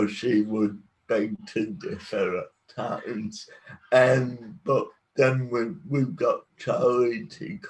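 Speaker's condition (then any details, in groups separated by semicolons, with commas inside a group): Cerebral palsy; predicted never to talk, now talks, works as public speaker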